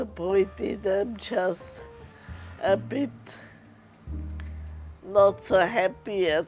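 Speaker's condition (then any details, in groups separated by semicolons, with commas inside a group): Multiple sclerosis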